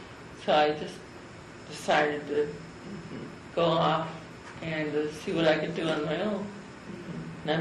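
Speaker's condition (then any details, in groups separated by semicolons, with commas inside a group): Cerebral palsy; from birth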